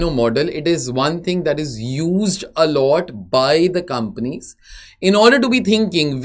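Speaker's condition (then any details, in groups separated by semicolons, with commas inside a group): No condition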